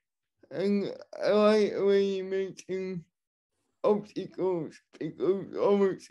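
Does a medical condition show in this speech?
Yes: cerebral palsy, spastic and dyskinetic.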